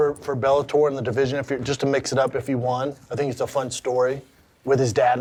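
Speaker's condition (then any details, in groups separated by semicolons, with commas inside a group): No condition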